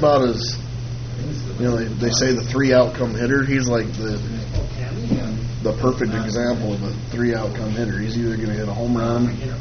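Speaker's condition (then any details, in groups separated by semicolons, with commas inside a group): No condition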